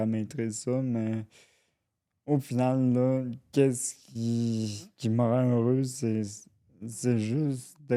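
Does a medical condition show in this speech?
Yes: cerebral palsy.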